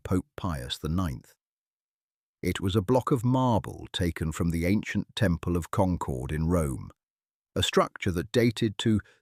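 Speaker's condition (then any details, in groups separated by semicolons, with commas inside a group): No condition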